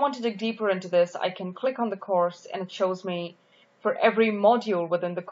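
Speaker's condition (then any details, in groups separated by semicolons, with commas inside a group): No condition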